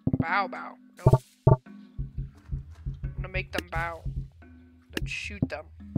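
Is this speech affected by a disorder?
No.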